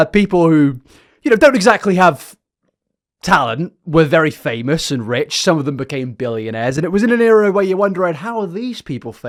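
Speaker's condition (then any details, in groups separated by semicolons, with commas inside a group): No condition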